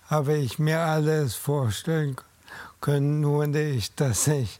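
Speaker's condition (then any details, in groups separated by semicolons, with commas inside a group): ALS; diagnosed at 47 after two months, first suspected carpal tunnel, disc or stroke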